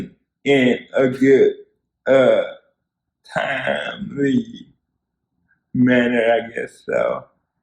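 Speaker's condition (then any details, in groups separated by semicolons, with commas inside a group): Cerebral palsy; spastic quadriplegic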